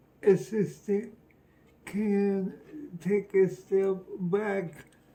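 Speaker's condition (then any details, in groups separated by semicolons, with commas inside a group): Cerebral palsy; uses wheelchair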